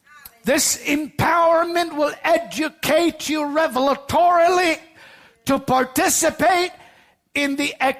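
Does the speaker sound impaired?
No.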